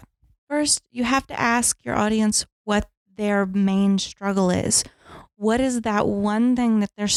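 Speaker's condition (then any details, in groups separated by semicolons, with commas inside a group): No condition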